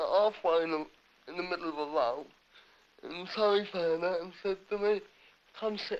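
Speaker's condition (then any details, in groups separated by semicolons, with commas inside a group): Cerebral palsy; athetoid type, visibly disabled; difficulties communicating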